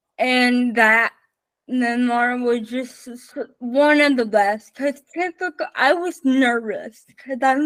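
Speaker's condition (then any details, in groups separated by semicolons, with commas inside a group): Spastic cerebral palsy, mixed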